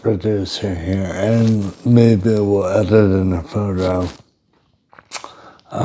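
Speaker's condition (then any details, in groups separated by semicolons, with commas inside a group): Brain injury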